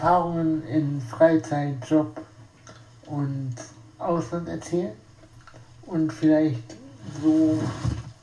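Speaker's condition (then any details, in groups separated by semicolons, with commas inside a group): Spastic tetraparesis; wheelchair user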